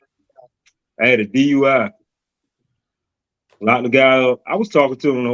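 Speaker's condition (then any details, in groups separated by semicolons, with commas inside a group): No condition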